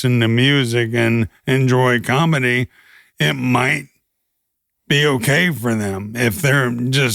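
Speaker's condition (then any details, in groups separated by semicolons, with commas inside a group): ALS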